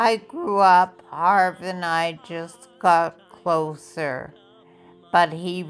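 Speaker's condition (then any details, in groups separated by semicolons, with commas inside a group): Multiple sclerosis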